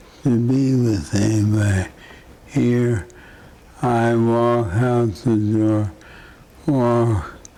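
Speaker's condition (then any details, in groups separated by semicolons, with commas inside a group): Parkinson's disease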